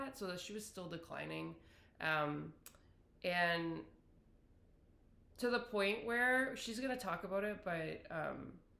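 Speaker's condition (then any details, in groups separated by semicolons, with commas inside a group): No condition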